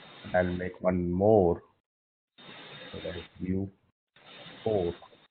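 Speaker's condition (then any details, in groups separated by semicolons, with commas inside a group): No condition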